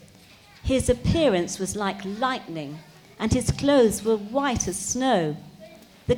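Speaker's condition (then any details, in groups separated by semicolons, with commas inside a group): No condition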